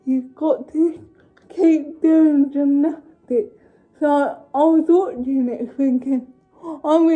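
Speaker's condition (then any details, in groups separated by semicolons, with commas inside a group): Cerebral palsy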